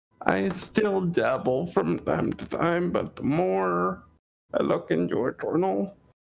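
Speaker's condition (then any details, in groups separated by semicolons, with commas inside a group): Cerebral palsy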